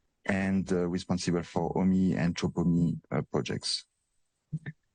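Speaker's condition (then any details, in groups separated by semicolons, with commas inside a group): No condition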